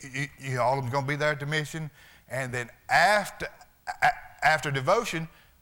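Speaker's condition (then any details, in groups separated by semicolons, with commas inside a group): Stuttering; formerly severe, could not say three words; stutter still present and audible, milder than in past; formerly blocked, could not get words out, wife stayed near when talking; repeated sounds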